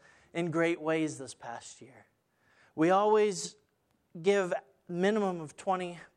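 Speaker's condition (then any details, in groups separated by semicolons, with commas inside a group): No condition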